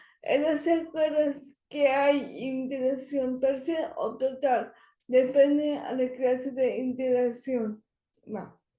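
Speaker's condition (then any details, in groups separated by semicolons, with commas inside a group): Cerebral palsy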